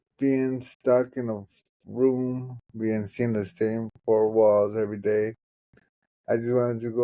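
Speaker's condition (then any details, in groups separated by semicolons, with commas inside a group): Traumatic brain injury; left side affected; relearned walking after therapy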